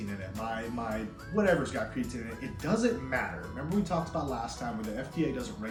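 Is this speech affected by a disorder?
No.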